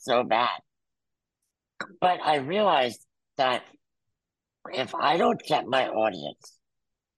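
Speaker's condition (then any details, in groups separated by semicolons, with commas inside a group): Muscular dystrophy; congenital, wheelchair user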